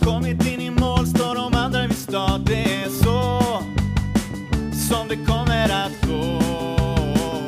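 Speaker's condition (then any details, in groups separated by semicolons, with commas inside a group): No condition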